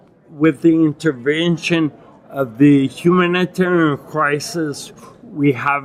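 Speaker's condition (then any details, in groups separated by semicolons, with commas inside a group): Acquired ataxia (lance-adams syndrome)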